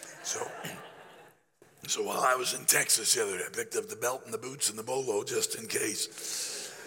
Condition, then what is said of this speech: Throat cancer. I started out preaching in a whisper, and God's given it a little more strength.